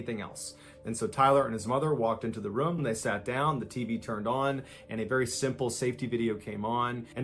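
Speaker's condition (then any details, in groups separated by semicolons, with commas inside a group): No condition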